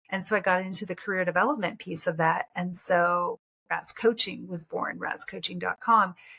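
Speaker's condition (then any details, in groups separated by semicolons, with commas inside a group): No condition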